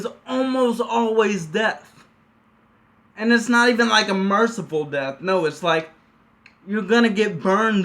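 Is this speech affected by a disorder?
Yes: cerebral palsy.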